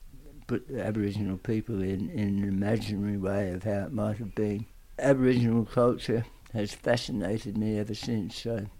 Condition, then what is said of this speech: Tongue cancer surgery. But you'll also hear of his challenges, one being diagnosed with aggressive tongue cancer, which has also affected his speech.